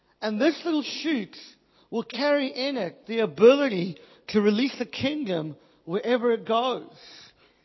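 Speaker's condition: Cleft palate, Pierre Robin syndrome; congenital cleft palate, still struggles quite severely

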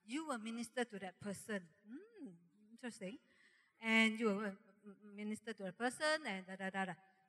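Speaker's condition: No condition

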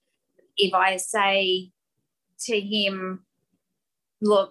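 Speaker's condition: Aphasia; aphasia from stroke at age 33, does not go away; about five years after stroke, age 38; words made no sense at onset, affects talking, reading, writing, comprehension

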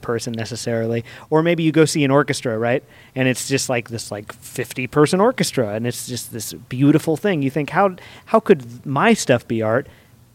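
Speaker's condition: No condition

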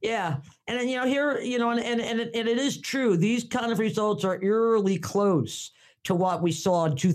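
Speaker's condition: No condition

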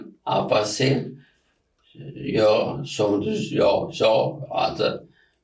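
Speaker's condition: Aphasia; about seven years since onset; working on getting speech back; thinks clearly, knows words in head but cannot get them out, fillers, repetitions, word-finding errors, short phrases

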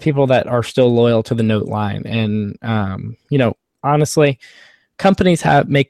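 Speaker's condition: No condition

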